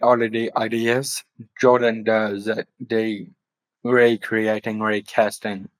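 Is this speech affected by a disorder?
Yes: Down syndrome; later diagnosed with autism.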